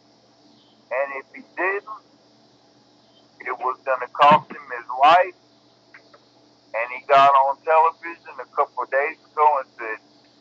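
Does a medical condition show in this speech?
Yes: cerebral palsy; bedbound; intestines completely stopped up, awaiting surgery.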